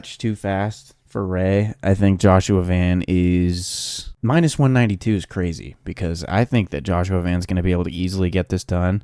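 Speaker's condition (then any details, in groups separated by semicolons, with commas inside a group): No condition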